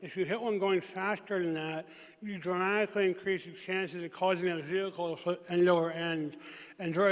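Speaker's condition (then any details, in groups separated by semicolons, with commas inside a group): Traumatic brain injury; emergency tracheotomy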